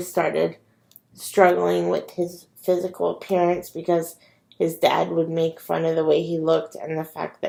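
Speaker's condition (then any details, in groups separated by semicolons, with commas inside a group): Cerebral palsy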